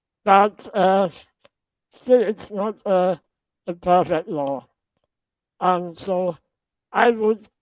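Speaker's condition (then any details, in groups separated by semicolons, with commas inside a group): Spinal muscular atrophy; from birth, electric wheelchair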